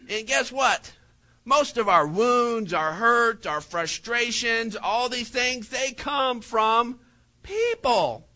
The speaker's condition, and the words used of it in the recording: No condition.